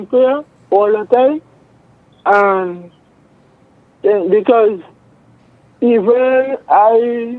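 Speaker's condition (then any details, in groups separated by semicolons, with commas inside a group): Cerebral palsy; present from birth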